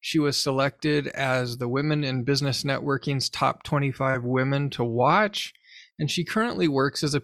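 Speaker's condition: No condition

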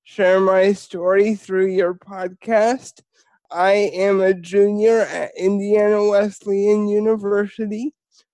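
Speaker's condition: Spastic cerebral palsy; diagnosed shortly before first birthday

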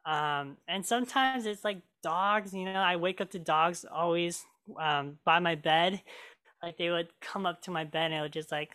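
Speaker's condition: Cleft lip and palate; congenital cleft lip and palate, hole in upper lip, multiple surgeries growing up, major closure surgery, lip scar remains; made eating, talking and singing hard growing up

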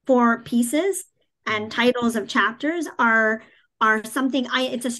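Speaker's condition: Cleft palate; therapists

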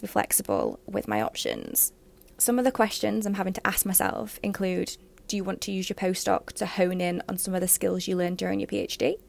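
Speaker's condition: No condition

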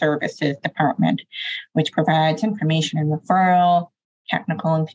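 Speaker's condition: Deafness; deaf and oral, uses cochlear implants to hear; using remote CART captioning during this session; uses spoken Language, also uses American Sign Language

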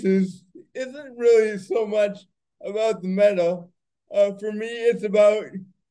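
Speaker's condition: Cerebral palsy; wheelchair user

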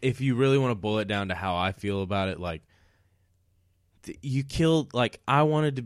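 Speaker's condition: No condition

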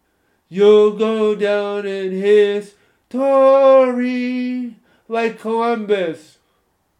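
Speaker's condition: Spastic cerebral palsy, moderate

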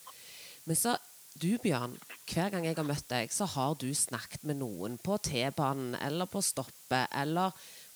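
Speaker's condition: No condition

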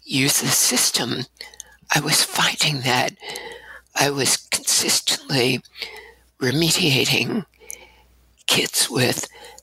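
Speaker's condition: Abductor spasmodic dysphonia; onset Fresno State after voice loss shouting over music, student clinician therapy, two damaging surgeries; cords open involuntarily, much breathiness, staccato syllables, lengthened syllables give shaky tremor, focused speaking

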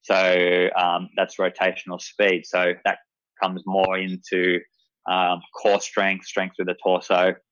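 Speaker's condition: No condition

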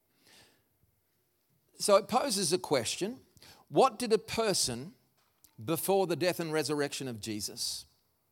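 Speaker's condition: No condition

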